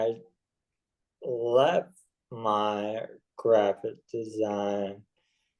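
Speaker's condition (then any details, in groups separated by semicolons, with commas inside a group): ALS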